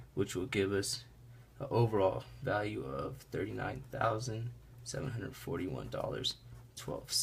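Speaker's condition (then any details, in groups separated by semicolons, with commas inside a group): No condition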